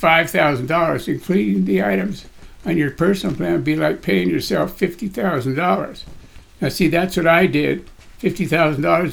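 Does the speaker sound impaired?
Yes: Parkinson's disease; Parkinson's disease at age 76 to 77, body tremor, shaking stops when holding heavy weights; Parkinson's getting in the way a little, daily cardio and gym workouts; voice shakes.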